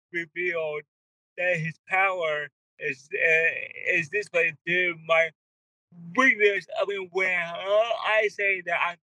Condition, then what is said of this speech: Cerebral palsy. So this is the time of the podcast where people speed up the podcast because I talk really slow.